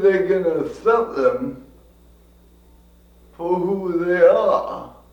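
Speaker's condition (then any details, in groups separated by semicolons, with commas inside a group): Cerebral palsy; from birth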